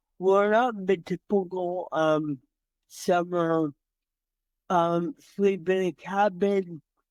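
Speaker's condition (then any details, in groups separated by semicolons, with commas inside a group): Cerebral palsy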